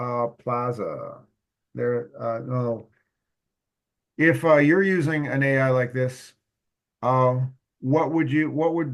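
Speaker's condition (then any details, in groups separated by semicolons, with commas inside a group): No condition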